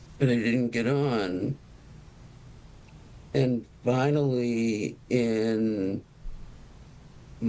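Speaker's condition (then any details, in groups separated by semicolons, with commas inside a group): Parkinson's disease; early-onset form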